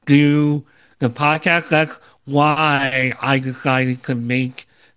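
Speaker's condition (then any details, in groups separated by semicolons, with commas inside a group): Cleft lip and palate, Opitz G/BBB syndrome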